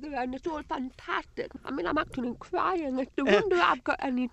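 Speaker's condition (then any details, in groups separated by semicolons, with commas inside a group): Deafness, Usher syndrome, Usher syndrome type 2, severe; born completely deaf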